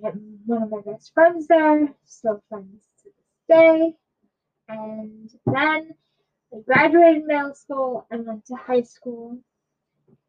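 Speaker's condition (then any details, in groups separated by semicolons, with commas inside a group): Cerebral palsy; was in speech therapy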